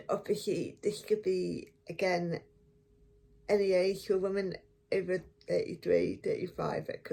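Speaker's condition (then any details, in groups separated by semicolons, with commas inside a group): Cerebral palsy; affects one foot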